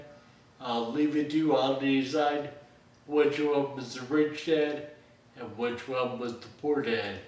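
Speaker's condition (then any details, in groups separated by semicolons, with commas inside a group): Friedreich ataxia; inherited; diagnosed at age 12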